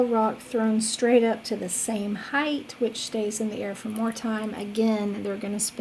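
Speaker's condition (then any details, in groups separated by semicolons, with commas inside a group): No condition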